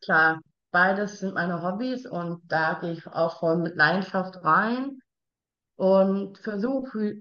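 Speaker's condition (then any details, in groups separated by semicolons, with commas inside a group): Down syndrome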